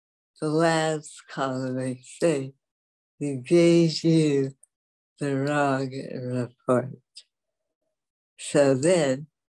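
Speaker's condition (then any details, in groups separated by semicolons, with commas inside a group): Dystonia; several decades since onset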